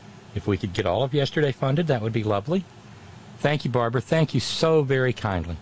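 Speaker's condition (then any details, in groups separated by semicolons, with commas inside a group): No condition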